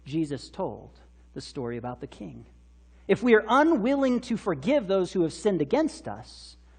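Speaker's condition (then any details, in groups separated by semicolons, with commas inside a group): No condition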